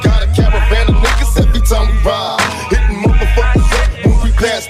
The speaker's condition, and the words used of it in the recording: No condition.